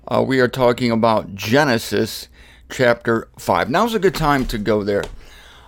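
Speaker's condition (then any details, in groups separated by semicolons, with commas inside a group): No condition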